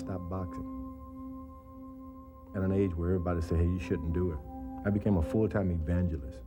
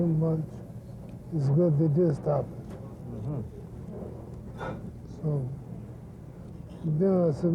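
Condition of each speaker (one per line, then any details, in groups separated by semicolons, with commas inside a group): No condition
Parkinson's syndrome; no tremor, no weakness; sometimes slurred speech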